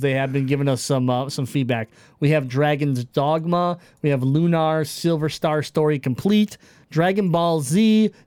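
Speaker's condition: Cleft palate; congenital cleft palate

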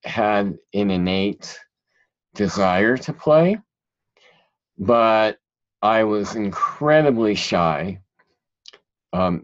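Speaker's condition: Cleft palate; cleft palate and cleft lip, present since childhood; speech impediment still present, talked funny as a child

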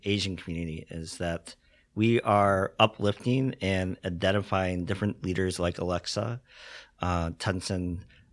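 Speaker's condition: Cleft lip and palate; present from birth in South Korea

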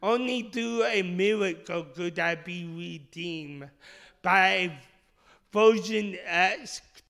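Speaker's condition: Speech impediment; initially misdiagnosed

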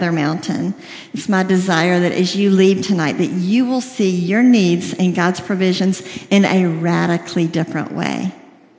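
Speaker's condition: Cleft lip and palate, severe

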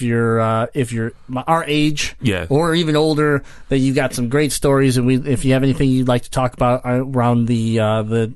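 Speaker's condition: Cleft palate; congenital

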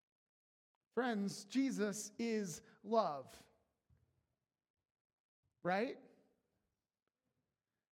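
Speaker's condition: No condition

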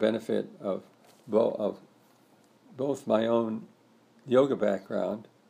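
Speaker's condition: Parkinson's disease; walks almost daily

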